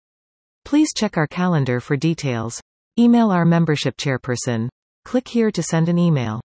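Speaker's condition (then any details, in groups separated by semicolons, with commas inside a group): No condition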